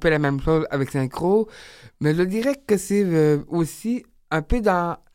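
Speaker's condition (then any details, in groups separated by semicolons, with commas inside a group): Down syndrome; age 30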